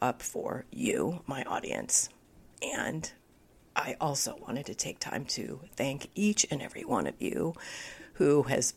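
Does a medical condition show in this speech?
Yes: spasmodic dysphonia; onset earlier this year, ongoing; symptoms probably audible in recording, still navigating condition; voice audibly affected.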